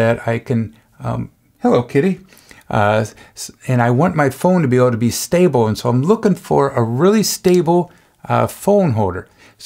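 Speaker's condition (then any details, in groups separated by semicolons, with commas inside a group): No condition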